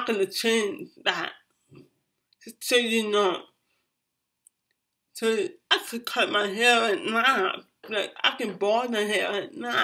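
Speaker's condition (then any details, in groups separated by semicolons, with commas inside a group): Cerebral palsy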